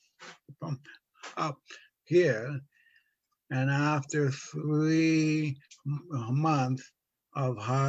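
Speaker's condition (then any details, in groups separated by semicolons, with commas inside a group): Stutter from brain injury; mild cerebral palsy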